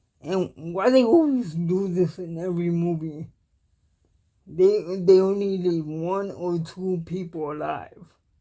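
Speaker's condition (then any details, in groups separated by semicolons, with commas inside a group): Cerebral palsy; cannot walk, uses wheelchair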